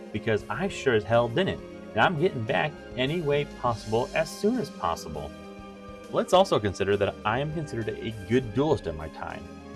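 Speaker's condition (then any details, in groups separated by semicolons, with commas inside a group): No condition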